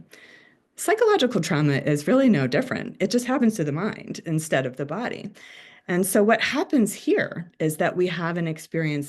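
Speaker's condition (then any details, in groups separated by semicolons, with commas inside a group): No condition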